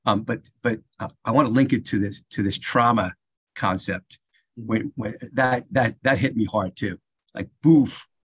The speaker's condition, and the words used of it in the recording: Stuttering. I'll switch words, and I'm pretty good at switching words, but you know, who am I fooling, right?